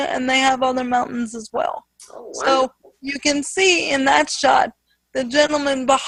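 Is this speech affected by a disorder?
Yes: spastic quadriplegic cerebral palsy.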